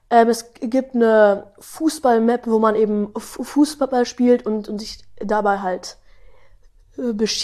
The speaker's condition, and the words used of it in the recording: Stuttering. Mal stottert man dann, wie ich gerade, sehr viel oder man stottert gar nicht.